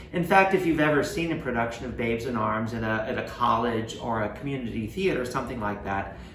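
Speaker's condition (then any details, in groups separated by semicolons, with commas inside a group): No condition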